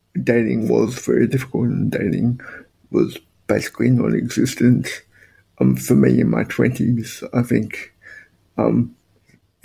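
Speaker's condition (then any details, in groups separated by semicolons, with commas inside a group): Spastic quadriplegic cerebral palsy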